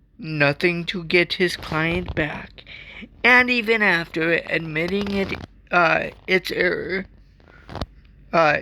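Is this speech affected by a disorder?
Yes: cerebral palsy.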